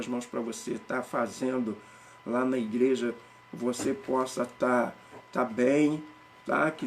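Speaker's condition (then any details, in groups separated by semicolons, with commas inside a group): No condition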